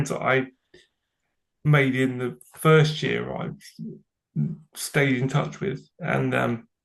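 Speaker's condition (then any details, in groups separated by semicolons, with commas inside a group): Cerebral palsy; from birth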